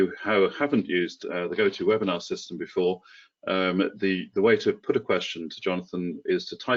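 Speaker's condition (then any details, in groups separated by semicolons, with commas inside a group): No condition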